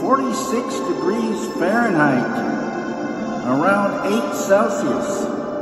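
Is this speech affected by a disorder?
No.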